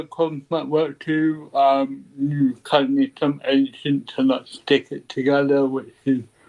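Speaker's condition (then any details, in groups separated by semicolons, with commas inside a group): Cerebral palsy; ataxic type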